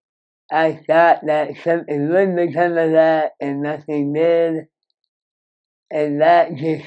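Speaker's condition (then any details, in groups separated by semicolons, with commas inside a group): Moebius syndrome; severe nerve damage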